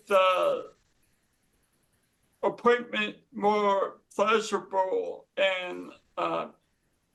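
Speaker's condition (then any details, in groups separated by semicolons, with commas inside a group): Cerebral palsy; mild limp; diagnosed age 3; speech affected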